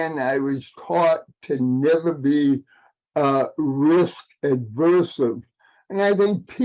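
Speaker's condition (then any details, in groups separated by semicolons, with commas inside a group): Cerebral palsy; aging adult, past 40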